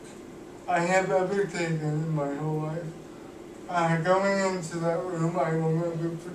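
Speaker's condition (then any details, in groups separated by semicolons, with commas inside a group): Cerebral palsy; cannot walk, uses wheelchair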